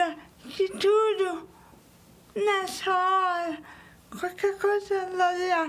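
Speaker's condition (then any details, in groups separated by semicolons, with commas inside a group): Cerebral palsy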